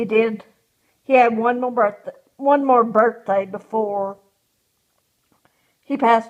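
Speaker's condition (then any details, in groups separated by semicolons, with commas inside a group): Cerebral palsy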